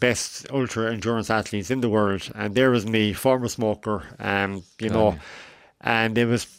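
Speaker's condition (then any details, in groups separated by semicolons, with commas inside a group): Cleft lip and palate; adult, age 41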